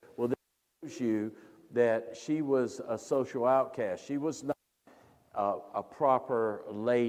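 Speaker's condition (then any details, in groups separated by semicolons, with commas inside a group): No condition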